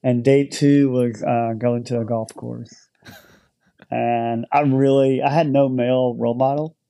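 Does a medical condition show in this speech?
Yes: cleft lip and palate; born in Ukraine.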